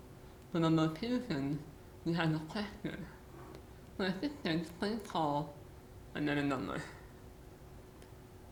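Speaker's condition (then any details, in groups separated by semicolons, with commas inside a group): Muscular dystrophy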